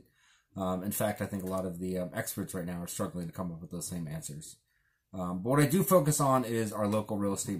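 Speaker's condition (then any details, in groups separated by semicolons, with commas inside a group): No condition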